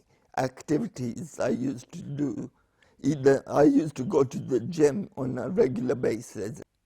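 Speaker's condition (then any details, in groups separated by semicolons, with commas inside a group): Spastic paraplegia with essential tremor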